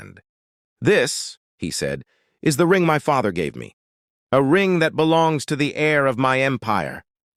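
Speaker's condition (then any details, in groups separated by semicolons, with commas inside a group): No condition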